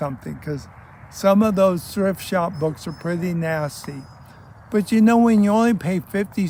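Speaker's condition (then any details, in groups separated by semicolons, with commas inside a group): ALS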